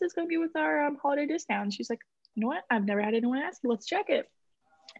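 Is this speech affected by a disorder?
No.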